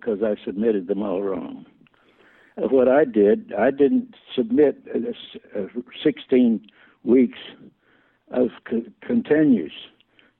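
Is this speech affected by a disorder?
Yes: Parkinson's; symptoms began about 20 years ago, slowly progressive, out of business about 20 years.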